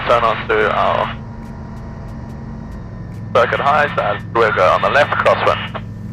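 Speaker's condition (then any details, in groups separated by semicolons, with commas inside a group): No condition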